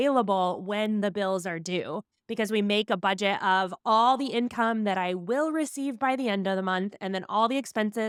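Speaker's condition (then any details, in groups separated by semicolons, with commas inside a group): No condition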